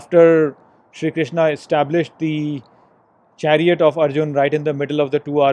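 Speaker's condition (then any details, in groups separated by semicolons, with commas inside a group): No condition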